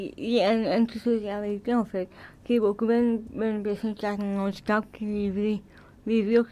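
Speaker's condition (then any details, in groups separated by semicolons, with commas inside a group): Cerebral palsy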